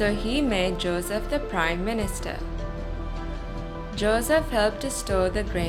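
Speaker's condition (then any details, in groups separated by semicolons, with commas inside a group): No condition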